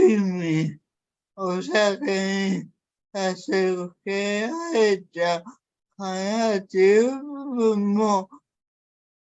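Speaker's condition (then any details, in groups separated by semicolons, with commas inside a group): Cerebral palsy; severe, uses a wheelchair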